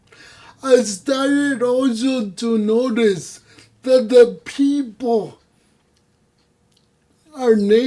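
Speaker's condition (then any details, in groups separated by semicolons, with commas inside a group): Cerebral palsy; no voice control, unusual voice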